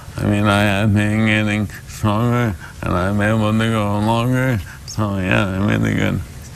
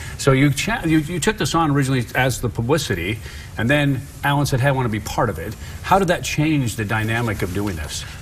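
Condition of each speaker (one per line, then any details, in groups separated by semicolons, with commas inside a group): ALS; legs affected; more than 15 years since onset, legs weakened, able to row
No condition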